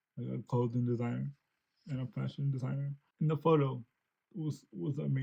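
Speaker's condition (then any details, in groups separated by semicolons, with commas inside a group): Cerebral palsy; since birth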